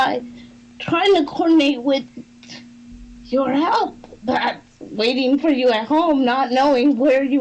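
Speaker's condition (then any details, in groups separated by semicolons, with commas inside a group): Cerebral palsy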